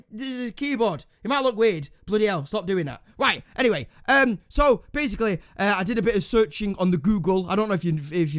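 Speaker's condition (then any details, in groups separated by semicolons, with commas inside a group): No condition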